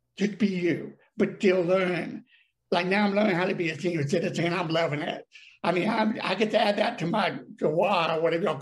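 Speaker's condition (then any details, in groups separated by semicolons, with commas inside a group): Deafness; brain damage from birth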